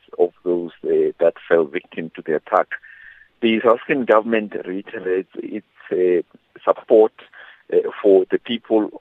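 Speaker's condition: No condition

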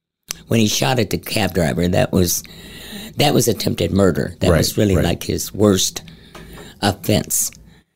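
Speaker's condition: Head and neck cancer, stage 4, into voice box

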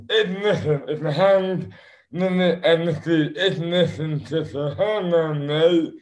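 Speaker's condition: Dystonia; neurological movement disorder, caused by repeated rugby concussions and head knocks, affects speech and hands; slurred speech as first symptom, hands later involuntarily affected

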